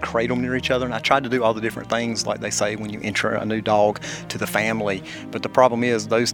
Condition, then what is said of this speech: None; typical speech.